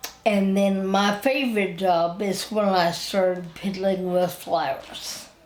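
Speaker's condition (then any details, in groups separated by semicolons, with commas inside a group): Spinal ataxia; wheelchair user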